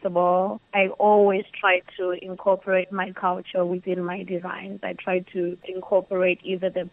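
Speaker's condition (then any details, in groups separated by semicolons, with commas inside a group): No condition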